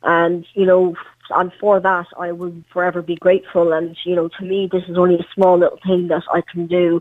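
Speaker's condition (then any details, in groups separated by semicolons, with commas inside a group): Cleft palate; congenital, parental Chernobyl radiation, premature birth, over 20 surgeries, webbed legs, amputation, prosthetic limb since 12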